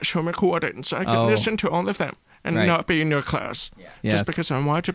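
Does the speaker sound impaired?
Yes: deafness; brown cochlear implant on side of head, once damaged by water from hose and repaired; cannot answer phone calls, e.g. from Uber drivers.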